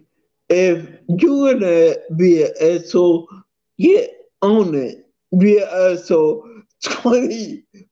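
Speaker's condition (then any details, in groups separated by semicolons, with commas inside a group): Multiple sclerosis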